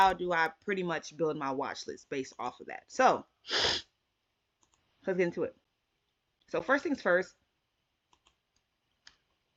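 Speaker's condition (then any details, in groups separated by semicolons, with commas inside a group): No condition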